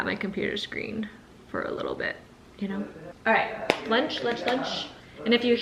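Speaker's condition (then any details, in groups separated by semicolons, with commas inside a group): No condition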